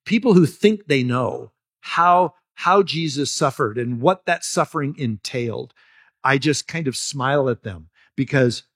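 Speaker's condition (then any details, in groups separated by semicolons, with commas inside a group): No condition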